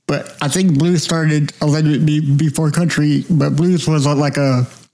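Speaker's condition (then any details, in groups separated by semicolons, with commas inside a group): Cerebral palsy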